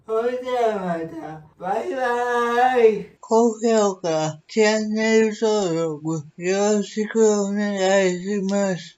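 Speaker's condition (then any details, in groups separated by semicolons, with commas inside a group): Cerebral palsy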